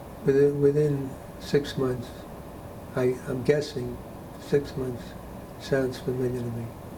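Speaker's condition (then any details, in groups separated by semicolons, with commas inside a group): Parkinson's disease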